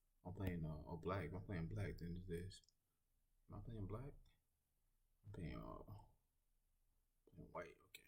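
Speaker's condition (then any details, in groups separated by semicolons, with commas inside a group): No condition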